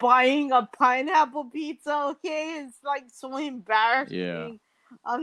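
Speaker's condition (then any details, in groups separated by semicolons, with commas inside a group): Mild cerebral palsy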